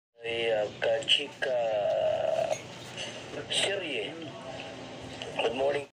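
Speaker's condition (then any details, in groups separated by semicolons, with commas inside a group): No condition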